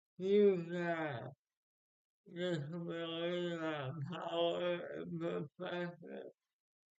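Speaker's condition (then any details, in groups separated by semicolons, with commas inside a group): Speech impairment after birth surgery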